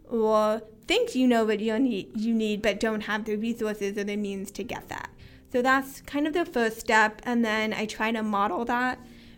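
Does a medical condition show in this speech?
Yes: hearing loss with cochlear implants; bilateral cochlear implants, first implant at age 18, not born deaf, born with some hearing, formerly FM systems with hearing aids; many years with bilateral cochlear implants, more disabled when implants malfunction; pretty good speech and listening comprehension in childhood, kept on speech path.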